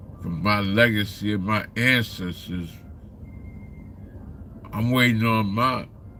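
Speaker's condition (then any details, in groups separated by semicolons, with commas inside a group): Slurred speech; still slurs words occasionally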